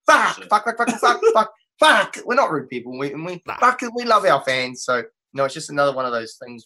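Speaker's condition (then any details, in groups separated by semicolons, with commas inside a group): Tourette's; motor and vocal tics, tics change over time; off all medication, tics changed since stopping; more vocal and louder tics since stopping medication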